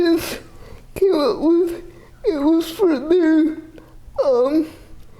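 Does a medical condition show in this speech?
Yes: cerebral palsy, athetoid, severe; speech can be hard to understand, speech therapy.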